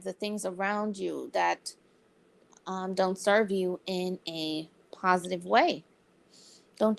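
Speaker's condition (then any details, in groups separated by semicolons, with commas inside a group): No condition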